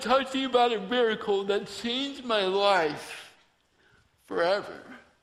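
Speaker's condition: Torsion dystonia; body still not controllable

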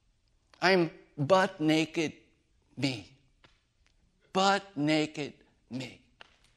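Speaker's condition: Aphasia after stroke; could not talk, read or write at first, friend helped with talking, hard to memorize, halting telegraphic sentences

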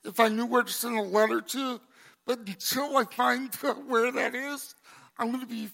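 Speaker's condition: Cerebral palsy; congenital

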